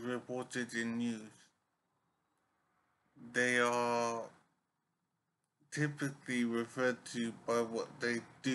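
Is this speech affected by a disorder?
Yes: brain injury; severe.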